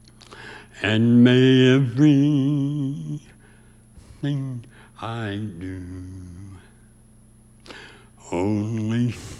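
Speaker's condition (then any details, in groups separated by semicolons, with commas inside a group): Severe speech impediment; from early childhood, could not talk at all as young child, first operation in North Dakota hospital; about age 84; white woman taught tongue movement, chewing food and speaking, impediment heard on radio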